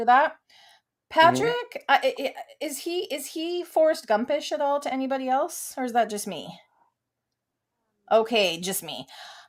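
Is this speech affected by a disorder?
No.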